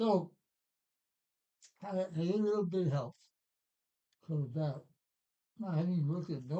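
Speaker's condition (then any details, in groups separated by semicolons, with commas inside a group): Parkinson's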